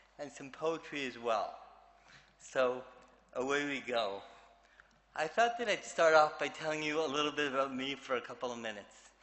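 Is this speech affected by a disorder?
Yes: cerebral palsy; affects movement and speech.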